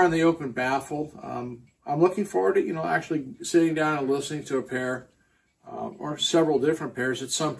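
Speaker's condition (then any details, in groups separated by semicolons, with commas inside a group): No condition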